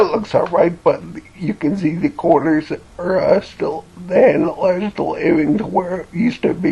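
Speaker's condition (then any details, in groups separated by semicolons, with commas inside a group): Cerebellar ataxia from brain tumour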